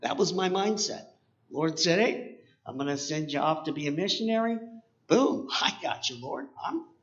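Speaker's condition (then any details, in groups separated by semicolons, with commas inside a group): Cleft palate; 10 years braces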